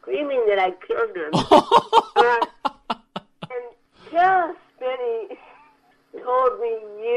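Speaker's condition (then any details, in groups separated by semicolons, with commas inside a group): Cerebral palsy; from birth; recent surgery, in physical therapy rehab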